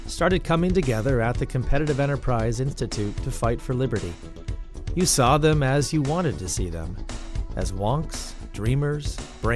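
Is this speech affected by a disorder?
No.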